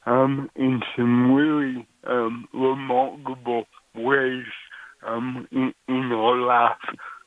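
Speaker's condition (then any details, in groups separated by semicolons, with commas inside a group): Cerebral palsy; cerebral palsy from birth, 32 years since onset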